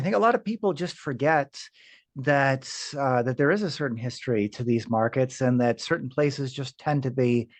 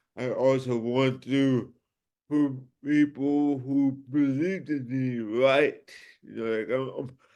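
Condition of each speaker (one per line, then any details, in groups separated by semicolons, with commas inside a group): No condition
Cerebral palsy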